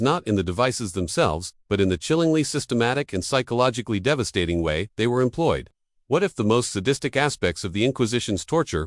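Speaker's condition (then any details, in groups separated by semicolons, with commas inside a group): No condition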